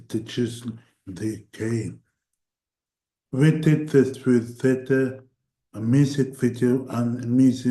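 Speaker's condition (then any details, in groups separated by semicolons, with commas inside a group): Cerebral palsy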